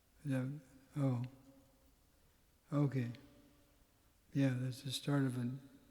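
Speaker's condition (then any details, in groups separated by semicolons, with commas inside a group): Parkinson's; tremor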